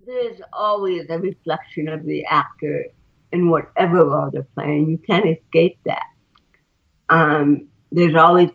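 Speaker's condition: Cerebral palsy; botox

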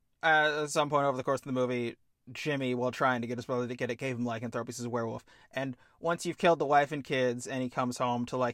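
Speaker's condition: No condition

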